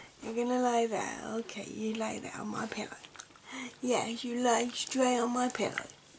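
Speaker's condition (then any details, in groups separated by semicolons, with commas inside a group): Cerebral palsy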